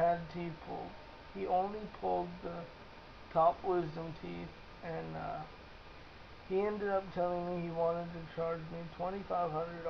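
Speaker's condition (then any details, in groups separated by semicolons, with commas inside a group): Cerebral palsy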